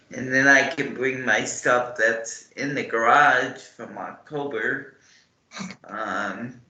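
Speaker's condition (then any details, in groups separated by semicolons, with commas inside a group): Cerebral palsy; morning medication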